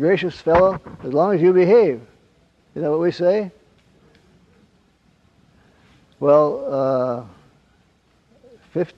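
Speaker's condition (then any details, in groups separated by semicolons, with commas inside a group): Parkinson's; wakes at night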